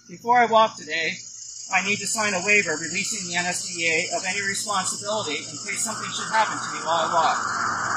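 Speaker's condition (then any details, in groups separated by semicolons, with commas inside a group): No condition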